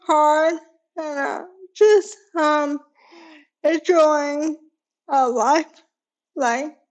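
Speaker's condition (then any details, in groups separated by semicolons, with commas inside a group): ALS; sporadic form, onset in pinky finger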